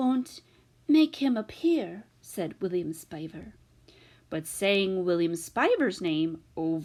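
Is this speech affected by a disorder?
No.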